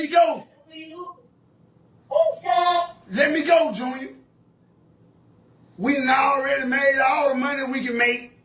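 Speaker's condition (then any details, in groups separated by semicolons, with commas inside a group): No condition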